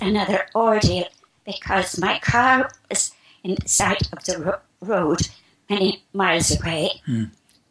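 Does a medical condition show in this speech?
Yes: spasmodic dysphonia; spasmodic dysphonia for past 3 years, described as strangulation of the esophagus; about 3 years since onset, recent healing attributed to geopathic stress removal from apartment; expects to speak perfectly in a few minutes, asks hosts for healing meanwhile.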